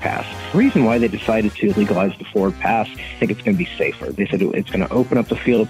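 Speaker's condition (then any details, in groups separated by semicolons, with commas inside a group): No condition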